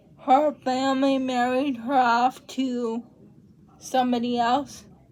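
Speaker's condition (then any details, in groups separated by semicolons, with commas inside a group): Cerebral palsy; uses wheelchair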